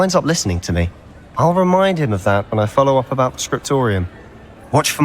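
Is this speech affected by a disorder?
No.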